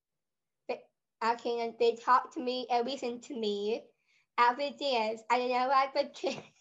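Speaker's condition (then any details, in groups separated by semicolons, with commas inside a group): Down syndrome; adult with down syndrome; may be hard to follow for unfamiliar listeners, read most answers from a prepared script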